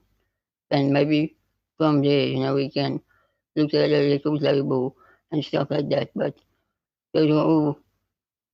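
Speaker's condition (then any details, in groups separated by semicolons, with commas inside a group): Spinal muscular atrophy type 2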